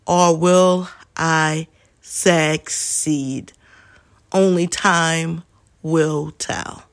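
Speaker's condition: Stuttering; traumatic brain injury survivor, gets worn out with brain overload; stumbles upon words while speaking; prolonged sounds

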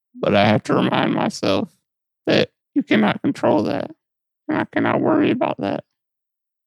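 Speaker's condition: Muscular dystrophy; lifelong

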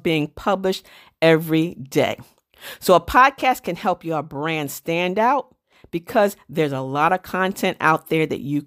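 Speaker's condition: No condition

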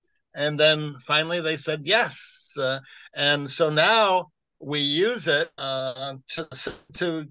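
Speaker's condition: Aphasia after stroke; aphasia caused by stroke; about 5 years since stroke; trouble with certain topics, numbers, pronouncing some words, knows what to say but slow

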